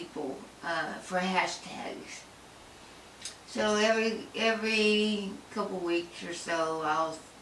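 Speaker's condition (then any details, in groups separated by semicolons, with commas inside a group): Tongue cancer; had speech therapy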